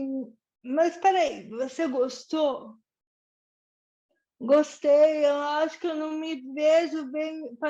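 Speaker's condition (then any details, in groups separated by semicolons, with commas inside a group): Cerebral palsy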